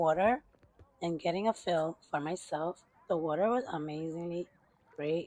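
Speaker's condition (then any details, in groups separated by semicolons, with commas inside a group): No condition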